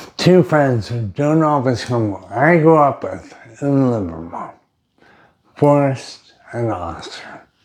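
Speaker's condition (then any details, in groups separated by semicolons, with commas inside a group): Brain injury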